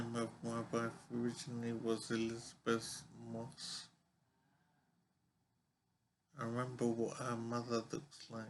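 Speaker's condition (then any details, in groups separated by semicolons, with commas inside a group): Brain injury; severe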